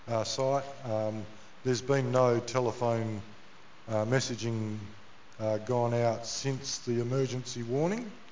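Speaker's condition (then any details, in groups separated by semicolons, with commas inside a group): No condition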